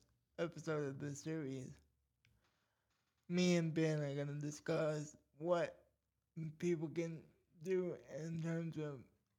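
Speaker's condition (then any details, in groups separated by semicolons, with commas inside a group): Cerebral palsy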